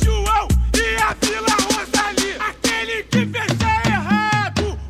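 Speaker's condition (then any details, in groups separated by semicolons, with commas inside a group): No condition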